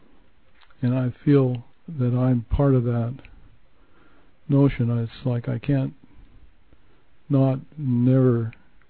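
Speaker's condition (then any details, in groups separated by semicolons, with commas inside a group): Parkinson's; limited food intake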